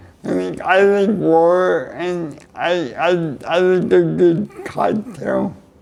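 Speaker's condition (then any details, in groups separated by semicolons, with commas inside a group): Cerebral palsy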